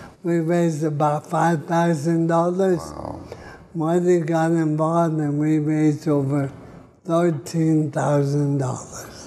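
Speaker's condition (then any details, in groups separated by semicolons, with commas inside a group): ALS (Lou Gehrig's disease)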